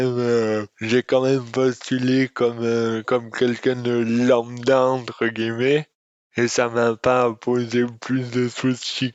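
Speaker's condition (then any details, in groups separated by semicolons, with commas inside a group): Dystonia; speech disorder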